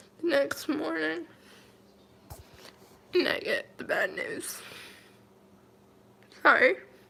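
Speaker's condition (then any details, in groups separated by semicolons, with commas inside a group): Cerebral palsy, mild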